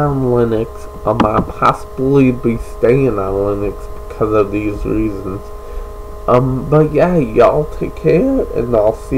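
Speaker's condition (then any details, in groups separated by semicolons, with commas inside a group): Cerebral palsy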